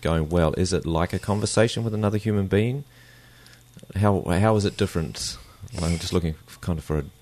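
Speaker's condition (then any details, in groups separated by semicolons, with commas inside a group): No condition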